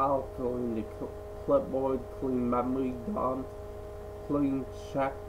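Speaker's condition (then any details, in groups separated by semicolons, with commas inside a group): Cerebral palsy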